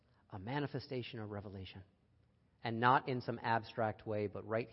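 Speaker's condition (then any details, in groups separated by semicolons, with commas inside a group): No condition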